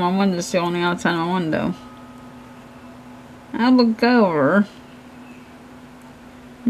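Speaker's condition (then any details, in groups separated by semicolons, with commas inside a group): Cerebral palsy; hands affected, shaking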